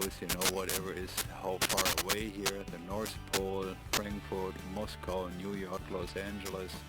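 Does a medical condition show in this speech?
No.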